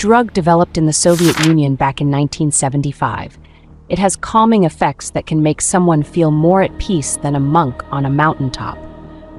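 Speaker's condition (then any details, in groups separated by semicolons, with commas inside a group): No condition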